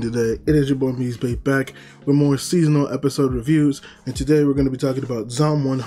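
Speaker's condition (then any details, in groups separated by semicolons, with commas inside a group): No condition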